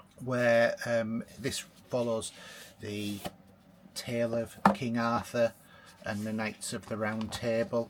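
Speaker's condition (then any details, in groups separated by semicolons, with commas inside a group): No condition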